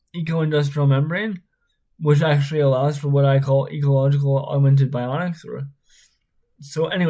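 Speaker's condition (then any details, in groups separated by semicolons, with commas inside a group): Spastic cerebral palsy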